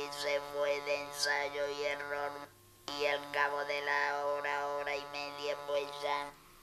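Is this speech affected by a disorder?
Yes: total laryngectomy; laryngeal cancer.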